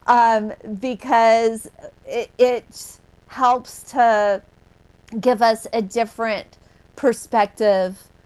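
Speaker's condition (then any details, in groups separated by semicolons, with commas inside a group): Stuttering; stuttering since age 8, decades since onset; adult, ongoing stutter, listeners often interrupt and fill in words; less stuttering with a funny voice or singing, uses a Marilyn Monroe voice; prolonged sounds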